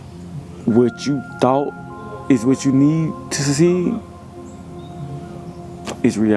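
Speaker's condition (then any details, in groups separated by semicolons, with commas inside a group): No condition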